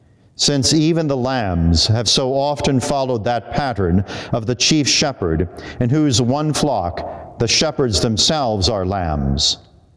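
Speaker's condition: No condition

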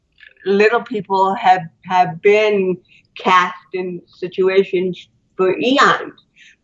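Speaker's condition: Cerebral palsy; botox

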